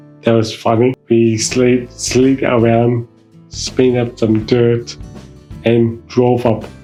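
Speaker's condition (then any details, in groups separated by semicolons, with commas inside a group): Mild cerebral palsy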